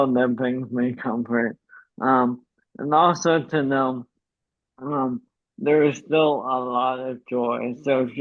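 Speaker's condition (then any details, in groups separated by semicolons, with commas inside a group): ALS; uses pre-recorded voice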